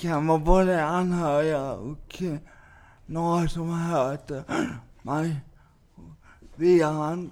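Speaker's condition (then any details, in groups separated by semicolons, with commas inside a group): Cerebral palsy; lifelong cerebral palsy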